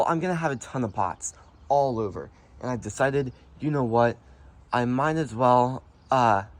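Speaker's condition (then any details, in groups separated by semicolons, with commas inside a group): No condition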